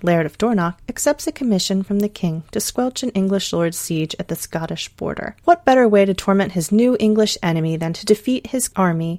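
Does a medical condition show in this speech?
No.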